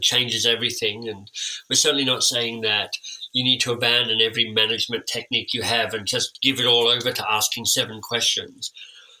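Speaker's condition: Cleft lip and palate; orthodontic treatment

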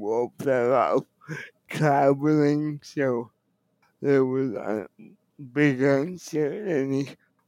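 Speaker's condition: Cerebral palsy; wheelchair user

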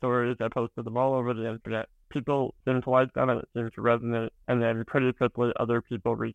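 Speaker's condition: Spinal muscular atrophy

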